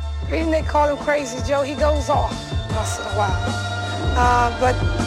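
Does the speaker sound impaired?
No.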